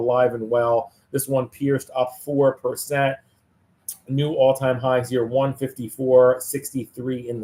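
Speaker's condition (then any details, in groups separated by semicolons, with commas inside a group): No condition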